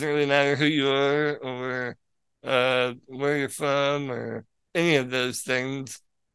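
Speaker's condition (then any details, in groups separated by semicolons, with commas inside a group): Spinal muscular atrophy; from birth, paralyzed neck down, full sensation, overnight breathing machine, hospital bed, wheelchair, parents as caregivers; can be a little difficult to understand at times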